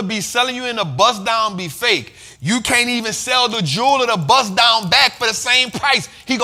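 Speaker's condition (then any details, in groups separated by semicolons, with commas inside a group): No condition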